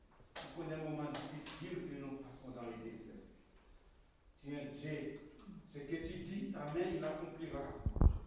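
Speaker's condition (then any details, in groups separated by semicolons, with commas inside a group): No condition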